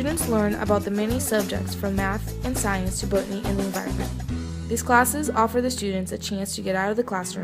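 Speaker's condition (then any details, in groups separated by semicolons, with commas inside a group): No condition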